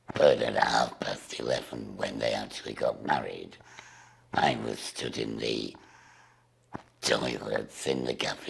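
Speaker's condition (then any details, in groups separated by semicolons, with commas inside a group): Laryngectomy; total laryngectomy for throat cancer, radiation; still has voice after operation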